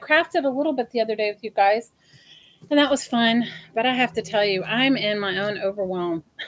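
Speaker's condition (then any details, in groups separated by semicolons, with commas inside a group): No condition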